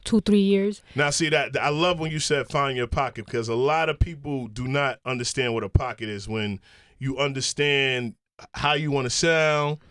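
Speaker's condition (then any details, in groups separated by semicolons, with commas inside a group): No condition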